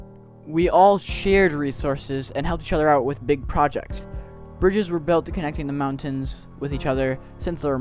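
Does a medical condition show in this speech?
No.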